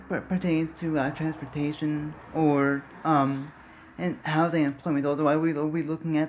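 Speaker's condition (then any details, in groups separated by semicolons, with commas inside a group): Cerebral palsy; speaks fast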